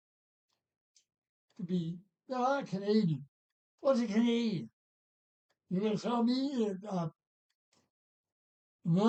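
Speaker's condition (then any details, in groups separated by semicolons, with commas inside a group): Parkinson's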